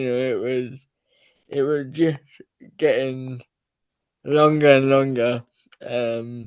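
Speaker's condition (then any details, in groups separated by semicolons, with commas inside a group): Cerebral palsy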